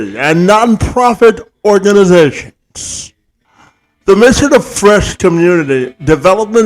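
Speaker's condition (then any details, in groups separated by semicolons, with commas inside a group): Cerebral palsy; from birth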